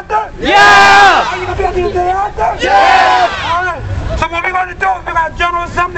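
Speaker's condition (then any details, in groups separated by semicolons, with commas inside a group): No condition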